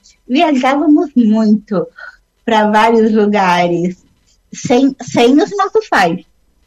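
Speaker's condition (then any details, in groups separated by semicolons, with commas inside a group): Down syndrome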